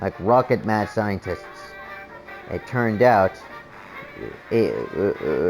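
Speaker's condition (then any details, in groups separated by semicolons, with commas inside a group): No condition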